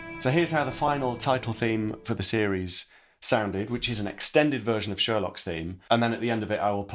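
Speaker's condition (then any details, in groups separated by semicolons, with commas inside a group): No condition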